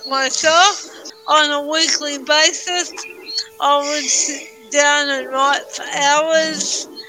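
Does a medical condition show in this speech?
Yes: cerebral palsy.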